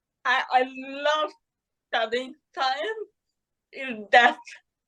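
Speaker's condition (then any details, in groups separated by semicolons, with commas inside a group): Cerebral palsy; caused by severe neonatal jaundice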